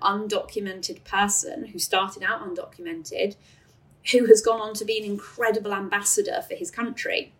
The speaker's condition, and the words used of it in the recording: None; typical speech.